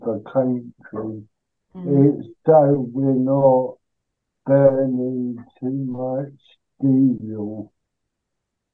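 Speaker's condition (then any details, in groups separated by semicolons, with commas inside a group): Cerebral palsy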